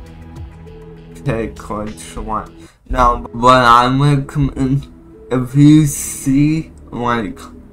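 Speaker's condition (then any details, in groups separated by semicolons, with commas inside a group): Cerebral palsy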